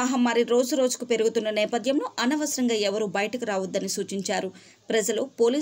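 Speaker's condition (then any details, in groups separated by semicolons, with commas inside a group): No condition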